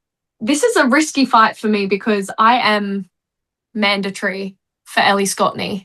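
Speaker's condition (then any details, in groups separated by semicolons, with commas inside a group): No condition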